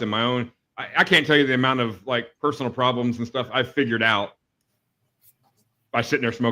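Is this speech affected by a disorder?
No.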